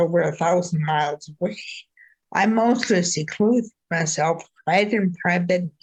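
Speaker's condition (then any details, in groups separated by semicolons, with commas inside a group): Ataxia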